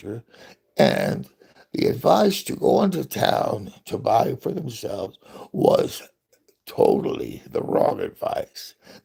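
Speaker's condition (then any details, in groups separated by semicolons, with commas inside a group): Parkinson's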